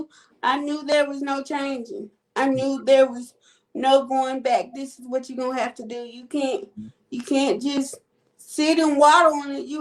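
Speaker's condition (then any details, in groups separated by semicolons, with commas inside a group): Cerebral palsy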